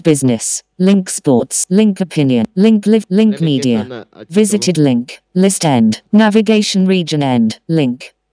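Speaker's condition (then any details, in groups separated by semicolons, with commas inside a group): No condition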